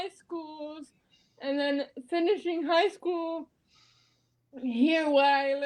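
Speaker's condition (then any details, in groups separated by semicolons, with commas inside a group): Cerebral palsy; spasticity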